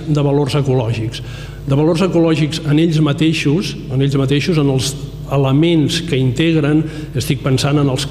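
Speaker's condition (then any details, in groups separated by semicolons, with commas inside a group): No condition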